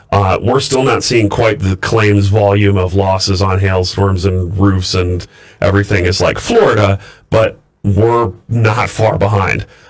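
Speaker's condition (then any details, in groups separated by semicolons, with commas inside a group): No condition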